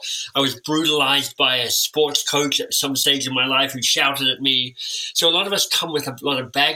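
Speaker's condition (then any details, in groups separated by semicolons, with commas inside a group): Cleft lip and palate; time with an orthodontist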